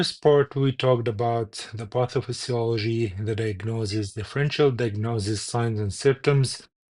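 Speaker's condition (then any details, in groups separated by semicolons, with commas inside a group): No condition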